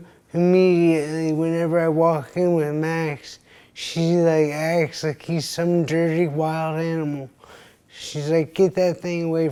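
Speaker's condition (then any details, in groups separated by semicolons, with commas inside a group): Traumatic brain injury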